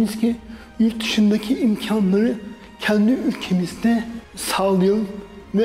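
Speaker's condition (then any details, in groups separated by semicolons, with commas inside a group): Dystonic cerebral palsy; dystonic, from birth, involuntary movements, hand tremor; no speech until age 6, spasticity hinders reading aloud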